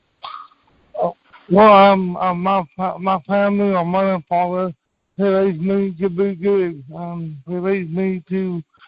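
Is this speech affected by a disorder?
Yes: cerebral palsy; from birth.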